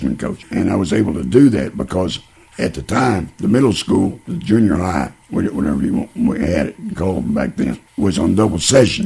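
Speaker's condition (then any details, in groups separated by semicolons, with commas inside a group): Laryngeal cancer; laryngeal cancer following lung cancer diagnosed 2006, later lesions in mouth and one on neck, about 12 years; unable to eat or drink for past three years, all intake through feeding tube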